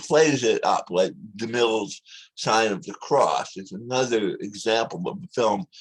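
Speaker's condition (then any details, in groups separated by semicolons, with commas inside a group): Tongue cancer surgery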